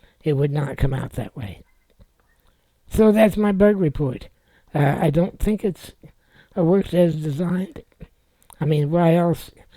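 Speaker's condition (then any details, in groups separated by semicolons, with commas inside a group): Spinal muscular atrophy type two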